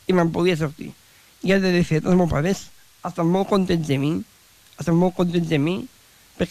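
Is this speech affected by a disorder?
Yes: Down syndrome; extra chromosome, learns at own pace, needs extra time to understand and process explanations; very talkative, expresses self in own way and own words, dislikes being corrected.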